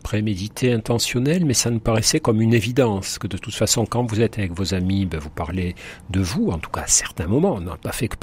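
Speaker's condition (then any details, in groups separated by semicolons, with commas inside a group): No condition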